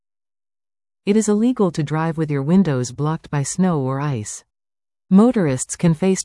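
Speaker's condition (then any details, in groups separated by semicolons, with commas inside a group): No condition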